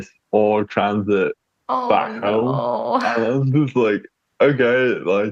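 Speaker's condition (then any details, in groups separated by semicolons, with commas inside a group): Cerebral palsy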